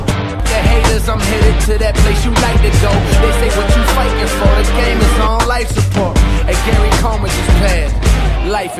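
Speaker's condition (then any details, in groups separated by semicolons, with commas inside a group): No condition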